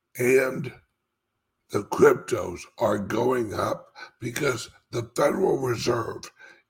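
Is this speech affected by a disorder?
Yes: speech impediment; slight speech impediment; raspy voice attributed to talking so much; says barely able to talk, calls self horrible singer.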